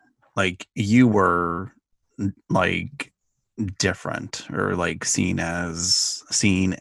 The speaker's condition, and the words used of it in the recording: Stuttering. You know, I'm in the film, I am a person who stutters, you know, and that's different.